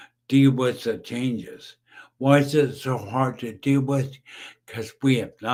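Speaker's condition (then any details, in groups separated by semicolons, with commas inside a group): Brain injury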